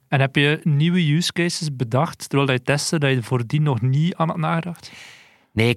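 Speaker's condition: No condition

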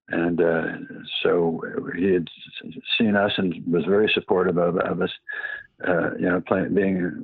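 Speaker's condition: Parkinson's; past cancer

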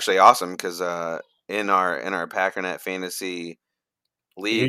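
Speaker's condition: No condition

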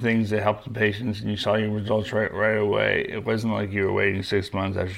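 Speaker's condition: Parkinson's disease; young-onset, LRRK2 hereditary, diagnosed at 38, right hand weakness, freezing, medication 5 years, deep brain stimulator

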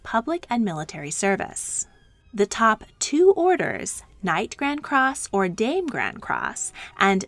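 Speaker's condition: No condition

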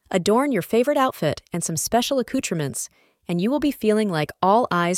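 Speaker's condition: No condition

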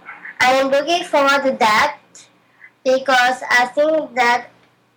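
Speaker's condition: Down syndrome; some speech difficulties due to condition

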